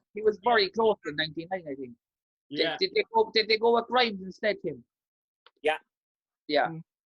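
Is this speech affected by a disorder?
No.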